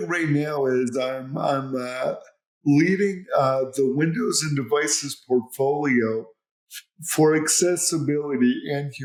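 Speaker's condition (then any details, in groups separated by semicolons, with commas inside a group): Cerebral palsy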